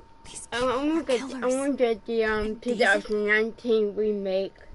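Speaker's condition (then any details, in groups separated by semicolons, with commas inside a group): Cerebral palsy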